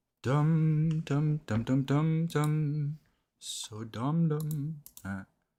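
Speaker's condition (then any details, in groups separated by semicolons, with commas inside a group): No condition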